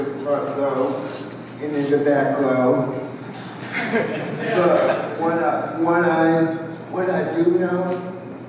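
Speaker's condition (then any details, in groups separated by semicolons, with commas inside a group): Cerebral palsy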